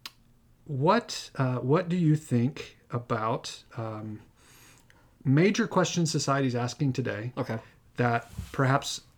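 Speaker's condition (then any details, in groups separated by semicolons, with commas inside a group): No condition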